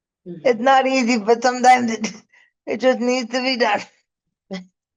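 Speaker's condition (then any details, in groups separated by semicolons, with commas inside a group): Cerebral palsy; needs help getting around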